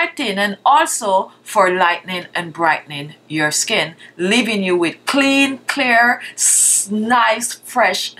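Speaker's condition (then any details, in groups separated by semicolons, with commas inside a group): No condition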